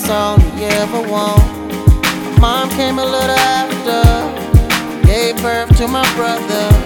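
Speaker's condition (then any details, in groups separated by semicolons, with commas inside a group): No condition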